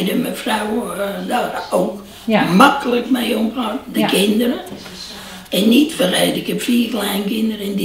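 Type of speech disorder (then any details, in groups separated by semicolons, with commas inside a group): Speech with a voice prosthesis; total laryngectomy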